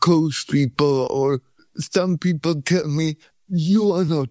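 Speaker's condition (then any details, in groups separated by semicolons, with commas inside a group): Cerebral palsy; from birth, no breathing first 40 minutes, feet opposite of Charlie Chaplin, shaking body, cramps, pain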